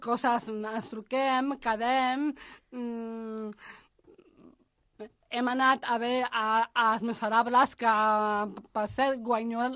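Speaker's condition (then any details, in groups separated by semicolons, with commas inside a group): Down syndrome; intellectual disability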